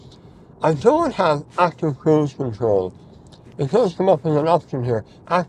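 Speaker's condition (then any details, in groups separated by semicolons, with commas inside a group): Mouth cancer surgery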